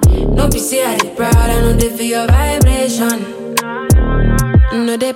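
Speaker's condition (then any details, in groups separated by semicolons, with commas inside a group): No condition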